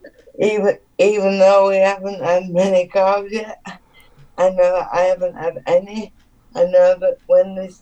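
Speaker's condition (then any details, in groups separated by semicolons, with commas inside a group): Cerebral palsy; needs adapted housing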